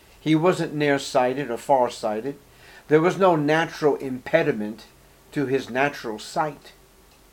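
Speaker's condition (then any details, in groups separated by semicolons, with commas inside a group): No condition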